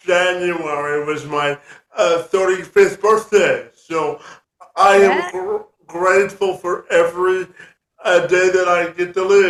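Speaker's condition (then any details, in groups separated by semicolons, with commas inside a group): Cerebral palsy; present from birth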